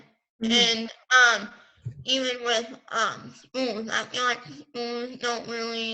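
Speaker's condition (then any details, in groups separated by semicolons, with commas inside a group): Pompe disease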